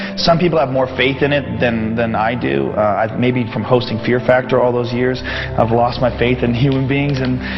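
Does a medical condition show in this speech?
No.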